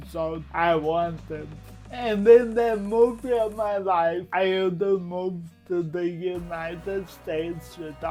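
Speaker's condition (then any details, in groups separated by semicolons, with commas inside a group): Cerebral palsy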